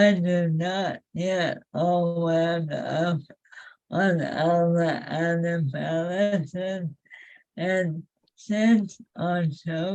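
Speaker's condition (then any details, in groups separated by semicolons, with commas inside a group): ALS; face improved, feet move faster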